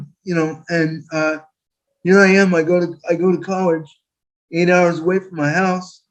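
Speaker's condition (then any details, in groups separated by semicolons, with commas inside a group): Quadriplegic cerebral palsy; quadriplegic form, permanent wheelchair user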